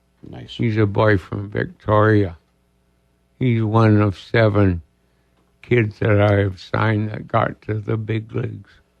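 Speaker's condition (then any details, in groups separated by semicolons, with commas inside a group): ALS; diagnosed about two years ago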